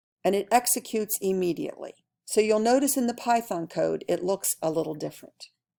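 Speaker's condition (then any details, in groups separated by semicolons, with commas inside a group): No condition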